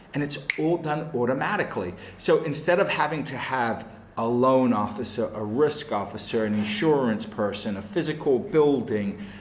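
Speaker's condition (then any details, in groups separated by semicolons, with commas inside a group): No condition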